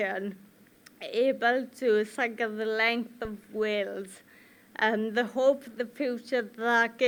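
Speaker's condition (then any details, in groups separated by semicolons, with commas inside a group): Friedreich's ataxia; life-limiting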